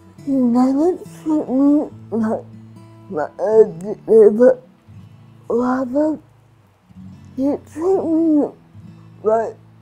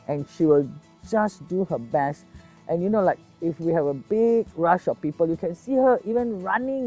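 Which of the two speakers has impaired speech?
The first: cerebral palsy; restricted movements; slurred, unclear speech.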